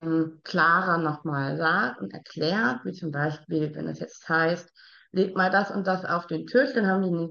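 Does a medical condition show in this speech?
Yes: Down syndrome.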